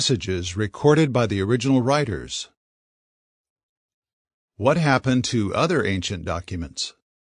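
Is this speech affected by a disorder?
No.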